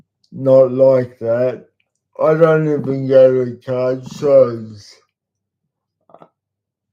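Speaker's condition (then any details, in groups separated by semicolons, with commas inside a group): Cerebral palsy; talks slowly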